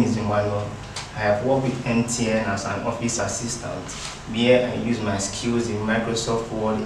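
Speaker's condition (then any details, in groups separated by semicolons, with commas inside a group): No condition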